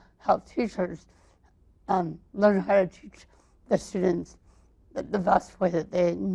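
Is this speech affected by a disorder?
Yes: cerebral palsy, mild.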